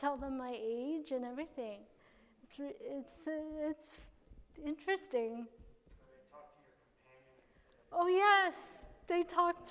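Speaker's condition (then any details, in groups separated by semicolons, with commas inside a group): Cerebral palsy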